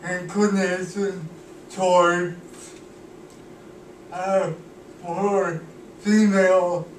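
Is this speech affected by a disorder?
Yes: cerebral palsy; cannot walk, uses wheelchair.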